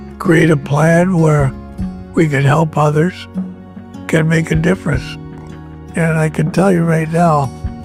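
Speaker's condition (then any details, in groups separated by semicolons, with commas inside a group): ALS; onset with twitching, three years to confirm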